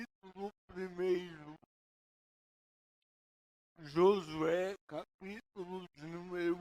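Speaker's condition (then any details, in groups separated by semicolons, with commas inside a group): Cerebral palsy; no speech as child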